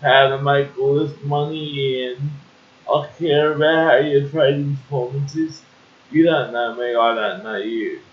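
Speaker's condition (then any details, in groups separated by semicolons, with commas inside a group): Cerebral palsy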